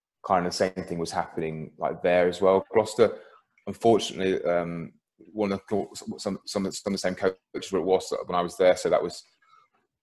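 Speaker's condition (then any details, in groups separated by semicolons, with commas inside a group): Stutter; worsened markedly during period of severe anxiety and paranoia; on antidepressants, psychotherapy with therapist in Bristol funded by RPA, after Cognacity consultation, improving; stuttering increased a lot when anxiety symptoms were at their worst; repeated words, blocks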